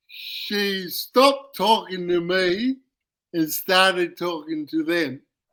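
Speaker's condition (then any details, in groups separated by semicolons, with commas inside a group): Cerebral palsy; uses wheelchair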